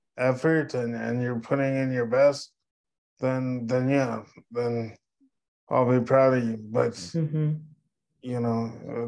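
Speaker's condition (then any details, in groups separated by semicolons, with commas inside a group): Cerebral palsy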